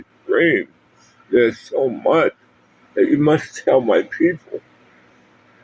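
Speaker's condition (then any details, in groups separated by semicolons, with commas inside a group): Parkinson's; speech impediment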